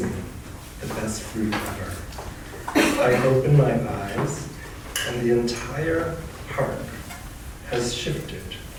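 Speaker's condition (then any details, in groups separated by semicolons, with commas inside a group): No condition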